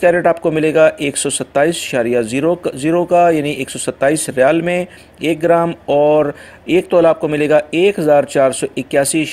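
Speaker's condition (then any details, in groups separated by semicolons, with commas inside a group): No condition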